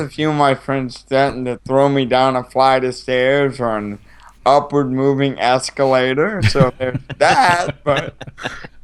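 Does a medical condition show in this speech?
Yes: cerebral palsy.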